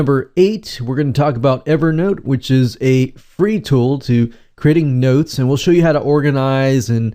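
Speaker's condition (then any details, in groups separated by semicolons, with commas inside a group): No condition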